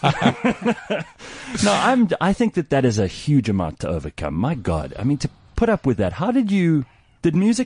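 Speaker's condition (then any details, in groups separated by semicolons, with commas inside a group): No condition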